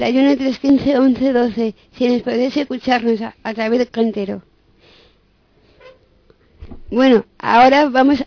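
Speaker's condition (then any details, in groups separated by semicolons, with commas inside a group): Down syndrome; radio program of fundación síndrome de down de madrid; reads news item aloud on live radio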